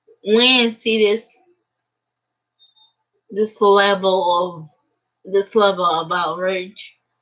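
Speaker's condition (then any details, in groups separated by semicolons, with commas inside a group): Cerebral palsy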